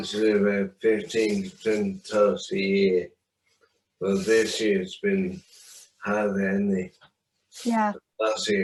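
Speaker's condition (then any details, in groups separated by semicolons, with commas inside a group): Traumatic brain injury; limb injuries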